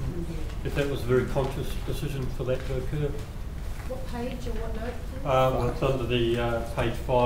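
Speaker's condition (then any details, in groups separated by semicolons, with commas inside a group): No condition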